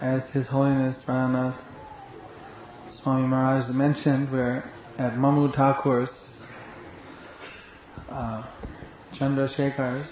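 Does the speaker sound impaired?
No.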